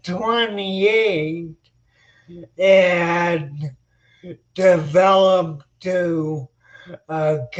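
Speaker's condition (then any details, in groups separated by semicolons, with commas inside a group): Spinocerebellar ataxia; slightly staccato speech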